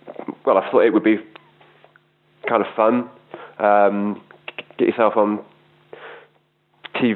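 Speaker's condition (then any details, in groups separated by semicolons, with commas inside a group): Stammer; still present at 32; still has stammer at 32; stammered ordering a beer on First Dates TV show, date finished words, spoke over; blocks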